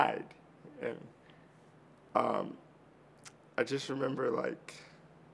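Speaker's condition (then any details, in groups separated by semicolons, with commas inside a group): Cerebral palsy; from birth, early childhood surgery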